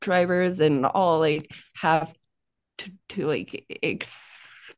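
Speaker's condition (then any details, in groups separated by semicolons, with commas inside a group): Stuttering; stutter since childhood, more severe when younger, quiet child avoiding speaking, NSA workshop in Fort Lauderdale; more comfortable the more people spoken to, sound repetitions; prolonged sounds, blocks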